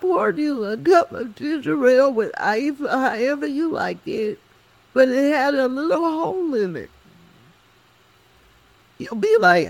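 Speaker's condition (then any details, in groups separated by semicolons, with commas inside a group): Cerebral palsy; cognition intact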